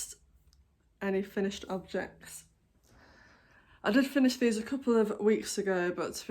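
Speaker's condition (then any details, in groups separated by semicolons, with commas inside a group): No condition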